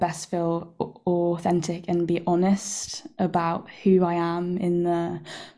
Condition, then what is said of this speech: Stuttering. I use a speech technique, which is all about my breathing.